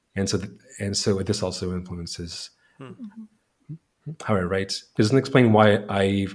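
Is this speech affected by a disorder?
Yes: stutter; childhood-onset stutter, present by grade three, speech therapy taken then dropped out; musically driven sentences slightly easier to read aloud; here repeated sounds, prolonged sounds.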